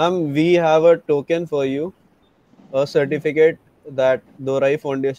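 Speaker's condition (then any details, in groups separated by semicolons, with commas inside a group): No condition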